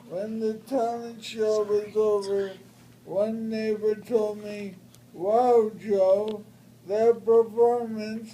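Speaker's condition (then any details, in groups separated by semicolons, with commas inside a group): Brain injury; traumatic brain injury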